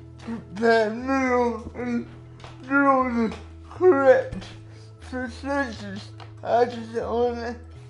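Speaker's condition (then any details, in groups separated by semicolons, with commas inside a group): Cerebral palsy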